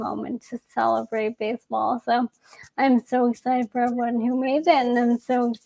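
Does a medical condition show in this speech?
Yes: ALS; young onset.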